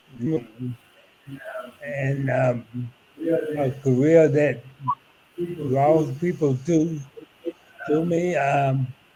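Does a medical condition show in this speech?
Yes: ALS; about eight years since diagnosis.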